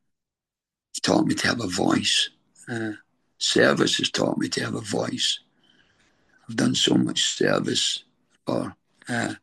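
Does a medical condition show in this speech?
Yes: throat cancer treatment effects, stage 4 throat cancer; voice changed by throat cancer and treatment, deep voice.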